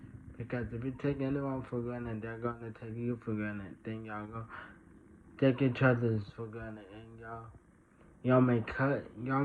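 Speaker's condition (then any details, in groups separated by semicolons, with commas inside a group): Traumatic brain injury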